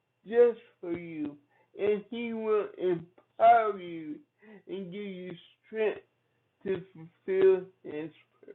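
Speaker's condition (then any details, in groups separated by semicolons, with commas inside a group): Cerebral palsy; from birth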